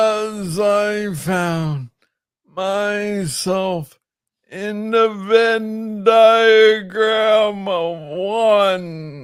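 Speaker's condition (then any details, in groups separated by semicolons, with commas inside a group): Parkinson's disease; speaks slowly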